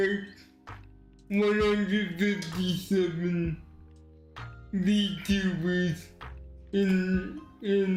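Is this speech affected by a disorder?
Yes: cerebral palsy.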